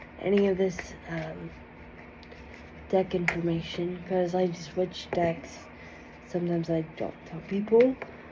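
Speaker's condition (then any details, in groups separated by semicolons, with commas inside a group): Cerebral palsy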